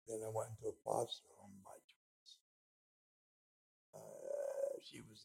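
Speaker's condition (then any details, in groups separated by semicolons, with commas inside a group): Speech impediment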